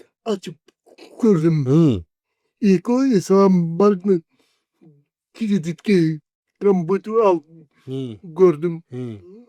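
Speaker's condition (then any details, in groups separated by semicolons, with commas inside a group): Cerebral palsy; 40 years with condition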